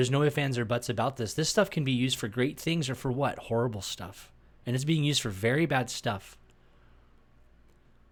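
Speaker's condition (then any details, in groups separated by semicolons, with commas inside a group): No condition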